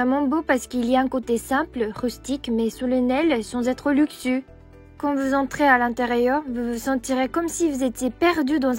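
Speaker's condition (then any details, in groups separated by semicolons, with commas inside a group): No condition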